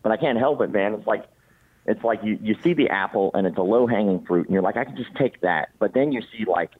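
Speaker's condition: Cleft palate; congenital

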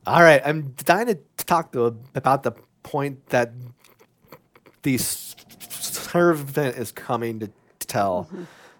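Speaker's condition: Stutter; stutter present from birth, unchanged despite repeated healing prayers ages 5 to 13; speech impediment still present, preaches to thousands; stutters when speaking; repeated sounds, prolonged sounds, blocks

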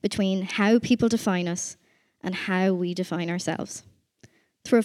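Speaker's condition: No condition

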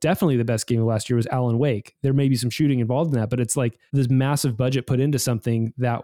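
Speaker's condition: No condition

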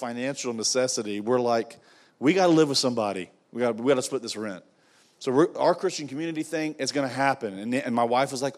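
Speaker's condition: No condition

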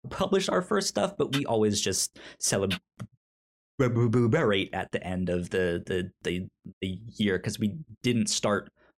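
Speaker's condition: Stutter; stutters while talking on podcast; stutter when talking, whole-word repetitions such as i i i; repeated words, blocks

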